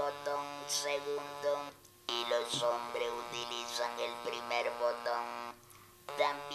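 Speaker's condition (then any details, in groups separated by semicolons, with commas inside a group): Total laryngectomy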